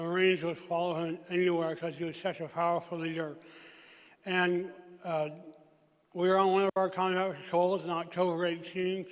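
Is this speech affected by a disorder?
Yes: traumatic brain injury; 15 years since injury.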